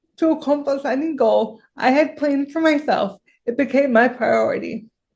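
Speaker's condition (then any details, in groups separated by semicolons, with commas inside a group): Cerebral palsy; severe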